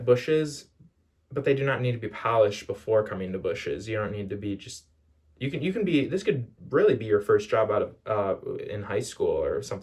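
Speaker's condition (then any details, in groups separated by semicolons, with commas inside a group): No condition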